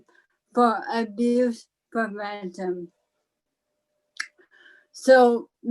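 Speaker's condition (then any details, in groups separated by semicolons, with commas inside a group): ALS; slight speech impairment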